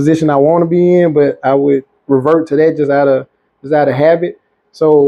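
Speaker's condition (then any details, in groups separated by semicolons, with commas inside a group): No condition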